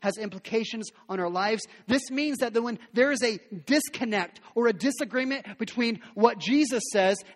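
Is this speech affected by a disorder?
No.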